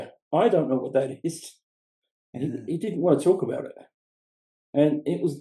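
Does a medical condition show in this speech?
No.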